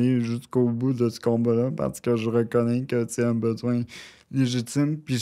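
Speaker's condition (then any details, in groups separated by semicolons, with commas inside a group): Cerebral palsy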